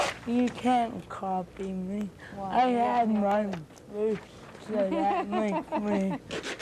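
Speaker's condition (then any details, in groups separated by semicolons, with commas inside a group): Cerebral palsy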